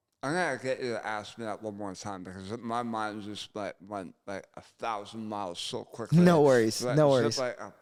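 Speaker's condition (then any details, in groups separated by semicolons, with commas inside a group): Gunshot injury to chin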